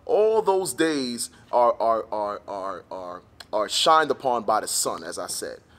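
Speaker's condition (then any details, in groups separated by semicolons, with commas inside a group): No condition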